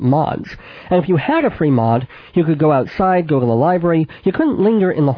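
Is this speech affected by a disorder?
Yes: cleft palate with lisp, mild; congenital cleft palate and cleft lip.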